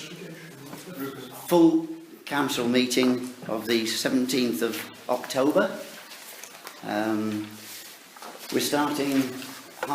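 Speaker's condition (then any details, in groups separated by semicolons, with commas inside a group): No condition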